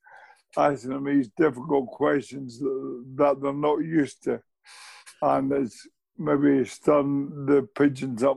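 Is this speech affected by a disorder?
Yes: motor neurone disease; diagnosed at 46 after about 6 months, began with twitches and muscle wasting, no pain, no effective drug; nearly 4 years since diagnosis, needs help showering, feeding and dressing, still walks, gym, climbs stairs; still speaks, host calls speech eloquent.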